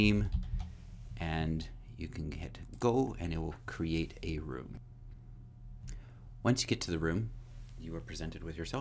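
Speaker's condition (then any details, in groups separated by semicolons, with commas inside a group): No condition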